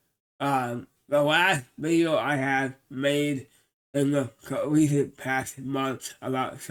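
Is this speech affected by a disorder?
Yes: cerebral palsy.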